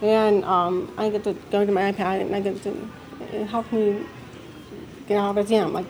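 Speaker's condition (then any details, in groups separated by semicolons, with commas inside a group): Deafness; mix of speech and sign growing up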